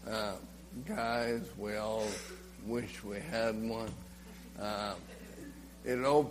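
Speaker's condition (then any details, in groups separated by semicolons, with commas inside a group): ALS; swallowing problems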